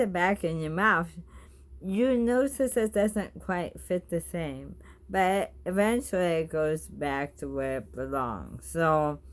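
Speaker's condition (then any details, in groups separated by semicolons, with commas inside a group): Bulbar ALS, bulbar onset; food sticks to teeth, extra saliva, choking risk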